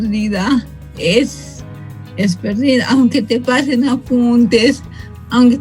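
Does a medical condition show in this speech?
Yes: cerebral palsy from birth.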